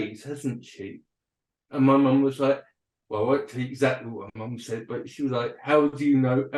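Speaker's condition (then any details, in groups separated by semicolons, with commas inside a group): Cerebral palsy and dyspraxia; diagnosed in last 18 months, with dyspraxia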